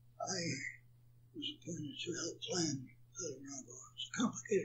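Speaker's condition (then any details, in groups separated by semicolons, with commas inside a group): Parkinson's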